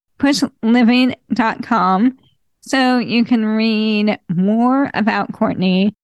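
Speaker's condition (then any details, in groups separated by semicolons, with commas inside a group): ALS; voice changing and declining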